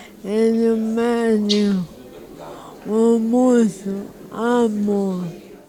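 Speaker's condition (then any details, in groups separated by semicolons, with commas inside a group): Amyotrophic lateral sclerosis; about 18.5 years since diagnosis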